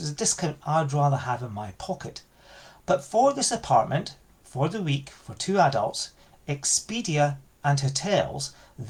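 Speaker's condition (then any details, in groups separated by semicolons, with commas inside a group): No condition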